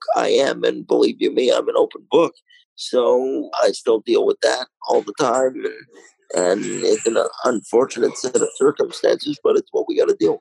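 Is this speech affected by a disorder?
Yes: cerebral palsy, mild.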